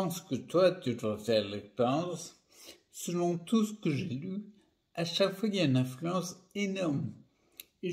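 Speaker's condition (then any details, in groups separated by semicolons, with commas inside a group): Primary progressive multiple sclerosis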